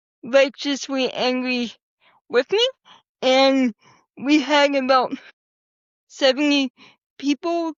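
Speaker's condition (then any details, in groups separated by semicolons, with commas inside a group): Cerebral palsy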